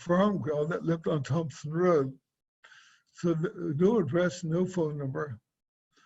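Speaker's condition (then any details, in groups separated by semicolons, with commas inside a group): Cerebral palsy; from birth, affects gait, swallowing and speech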